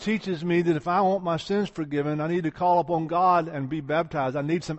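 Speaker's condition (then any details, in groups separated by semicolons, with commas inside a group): No condition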